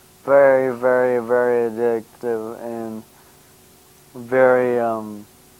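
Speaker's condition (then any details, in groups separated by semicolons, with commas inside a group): Brain injury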